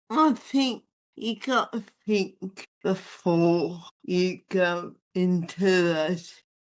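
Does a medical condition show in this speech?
Yes: athetoid spastic cerebral palsy.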